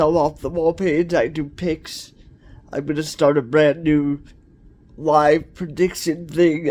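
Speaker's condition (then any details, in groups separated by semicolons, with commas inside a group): Cerebral palsy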